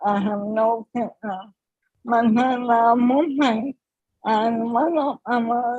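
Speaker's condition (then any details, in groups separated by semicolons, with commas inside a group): ALS; speech, swallowing, breathing improved after stem cell therapy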